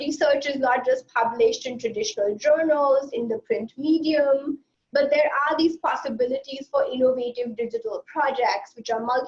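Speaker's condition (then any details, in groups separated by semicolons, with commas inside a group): No condition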